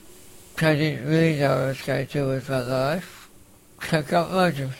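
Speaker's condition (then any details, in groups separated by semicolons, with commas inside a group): Facioscapulohumeral muscular dystrophy, facioscapulohumeral (FSHD); respirator pump wheezing audible in recording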